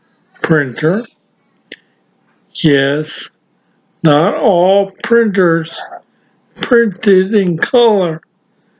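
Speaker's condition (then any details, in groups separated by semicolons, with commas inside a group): Severe traumatic brain injury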